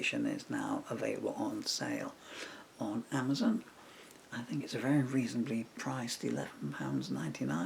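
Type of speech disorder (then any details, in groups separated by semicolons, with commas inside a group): Bulbar dysarthria; progressive bulbar palsy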